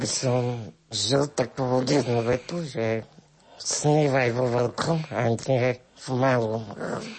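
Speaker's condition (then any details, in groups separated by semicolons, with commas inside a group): Spinal muscular atrophy with tracheostomy; 24 years old, ventilator-assisted breathing via tracheostomy, progressive loss of ability to move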